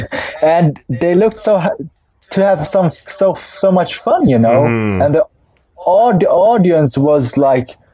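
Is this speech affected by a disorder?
Yes: stuttering; stutter since childhood, ten times worse in childhood, improved over years, speech therapy from age 10-11; still stutters, still fears speaking in front of people; fears getting stuck, especially in presentations and public speaking; here repeated sounds, repeated words.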